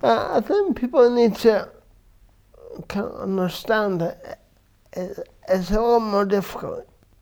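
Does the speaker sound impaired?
Yes: cerebral palsy; affects verbal speech.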